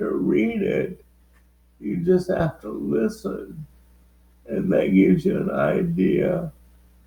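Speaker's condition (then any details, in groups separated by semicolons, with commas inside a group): Cerebral palsy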